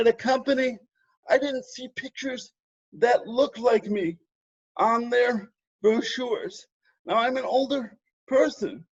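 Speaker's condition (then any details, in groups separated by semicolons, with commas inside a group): Cerebral palsy; spastic type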